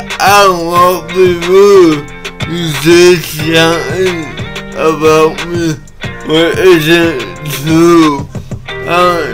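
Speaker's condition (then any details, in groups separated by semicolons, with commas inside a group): Cerebral palsy; one hand affected; atypical speech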